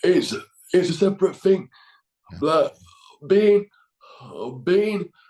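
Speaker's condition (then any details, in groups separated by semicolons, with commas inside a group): Cerebral palsy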